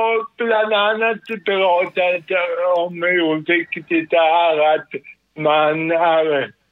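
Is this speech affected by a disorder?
Yes: cerebral palsy; sudden involuntary jerks, considered a functional impairment not a disease.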